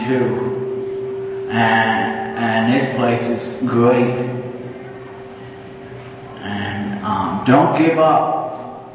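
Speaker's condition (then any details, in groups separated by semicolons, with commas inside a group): Mild cerebral palsy; cannot stand up long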